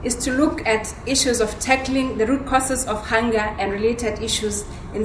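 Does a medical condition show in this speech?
No.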